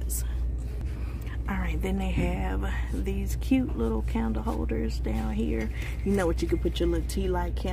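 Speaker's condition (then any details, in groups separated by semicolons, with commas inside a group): No condition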